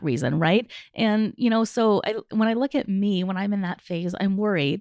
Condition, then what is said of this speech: None; typical speech.